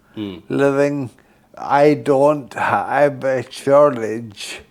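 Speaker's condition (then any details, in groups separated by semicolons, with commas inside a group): Friedreich's ataxia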